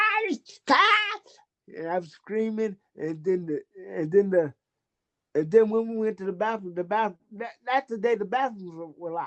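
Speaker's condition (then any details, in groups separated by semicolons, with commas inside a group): Cerebral palsy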